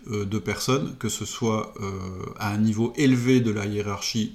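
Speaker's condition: No condition

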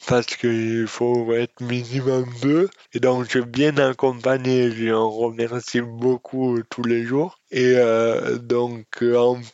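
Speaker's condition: Dystonia; congenital, from lack of brain oxygen at birth, diagnosed soon after, left forearm most affected; eloquence disorder caused by dystonia, alongside muscular disorder

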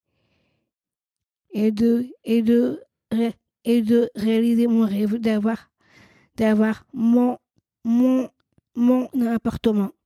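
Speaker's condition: Down syndrome, trisomy 21

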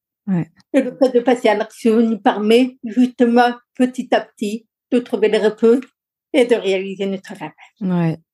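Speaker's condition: Deaf from birth, congenital

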